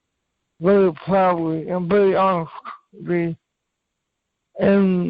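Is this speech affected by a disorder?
Yes: cerebral palsy; from birth.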